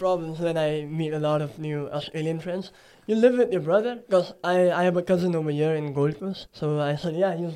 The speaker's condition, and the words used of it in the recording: Cleft palate. So people really try harder to understand what I'm trying to talk.